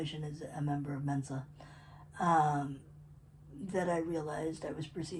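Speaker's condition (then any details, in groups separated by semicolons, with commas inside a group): Cerebral palsy; predominantly physical; adult, uses wheelchair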